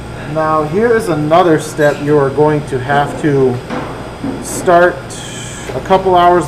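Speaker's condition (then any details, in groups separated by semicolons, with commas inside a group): No condition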